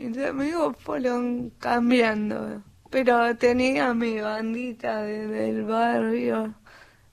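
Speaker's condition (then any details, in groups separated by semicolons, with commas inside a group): Cerebral palsy; acquired language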